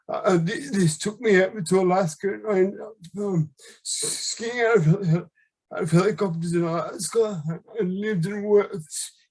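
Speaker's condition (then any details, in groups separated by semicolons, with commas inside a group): Left hemiplegia; left-sided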